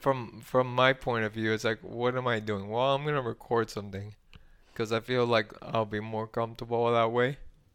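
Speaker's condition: ALS; followed by ALS team at Nova

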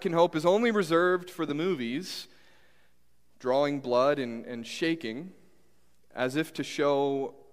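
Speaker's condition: No condition

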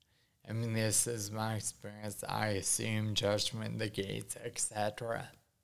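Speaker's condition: Ataxia after strokes, mild; about seven years since strokes, much recovered, more independent, no longer hunched over walker

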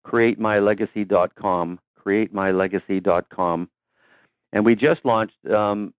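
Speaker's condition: No condition

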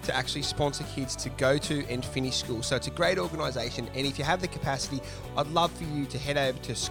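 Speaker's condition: No condition

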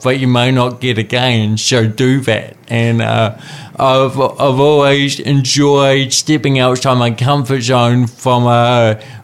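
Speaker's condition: Cerebral palsy; talks funny

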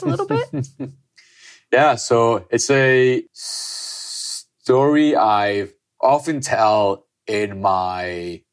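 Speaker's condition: Stutter; stutter since early childhood, disfluency noticed by mother by age two, severe growing up; still stutters, past McGuire program speech therapy with breathing technique, mall exercise talking to hundred strangers; audible stutter, part-word repetitions, worse when anxious, stutters in six languages; prolonged sounds, blocks

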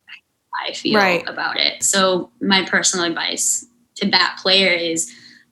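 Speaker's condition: Unilateral cleft lip and palate, severe

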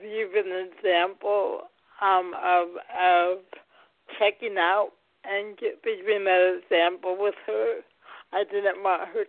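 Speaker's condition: Cerebral palsy, mild

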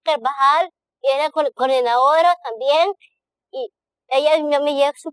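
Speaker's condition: Down syndrome; present from birth

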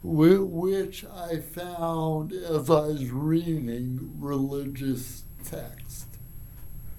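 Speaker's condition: Cerebral palsy; from birth

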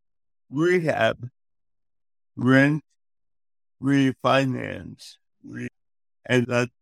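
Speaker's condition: Cerebral palsy; affects speech

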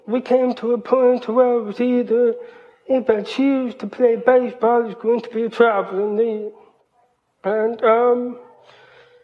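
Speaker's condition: Hearing loss, cochlear implant; doctors predicted poor speech at age 5, parents pushed speaking over sign language

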